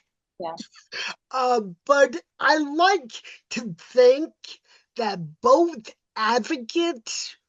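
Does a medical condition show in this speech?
Yes: cerebral palsy.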